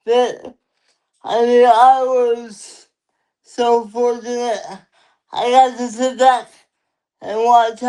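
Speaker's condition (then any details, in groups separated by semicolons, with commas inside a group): Cerebral palsy; lifelong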